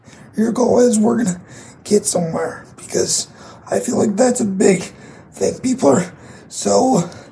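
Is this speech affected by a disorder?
Yes: cerebral palsy; cerebral palsy from brain bleed, very tight muscles, trouble walking, needs help walking and toileting, dad assists daily; condition audible in voice.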